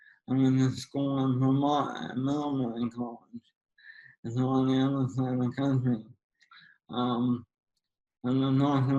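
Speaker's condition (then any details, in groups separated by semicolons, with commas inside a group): ALS; young onset, slow progressor; almost 13 years since diagnosis, uses wheelchair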